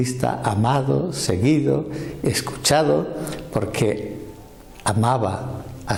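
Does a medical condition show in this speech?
No.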